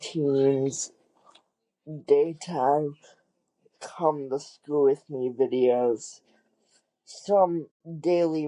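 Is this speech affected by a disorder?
Yes: cerebral palsy; wheelchair user.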